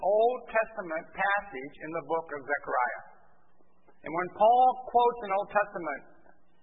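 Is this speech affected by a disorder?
No.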